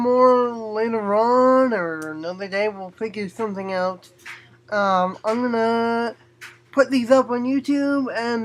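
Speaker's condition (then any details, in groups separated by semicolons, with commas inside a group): Cerebral palsy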